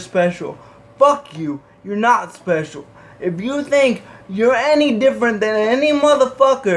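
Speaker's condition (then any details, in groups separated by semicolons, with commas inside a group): Cerebral palsy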